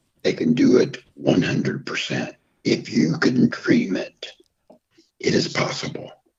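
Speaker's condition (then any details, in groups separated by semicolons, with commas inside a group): Throat cancer, half voicebox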